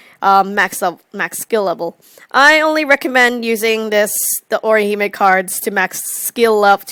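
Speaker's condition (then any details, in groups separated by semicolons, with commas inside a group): No condition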